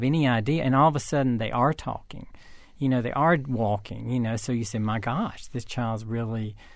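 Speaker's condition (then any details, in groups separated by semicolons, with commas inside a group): No condition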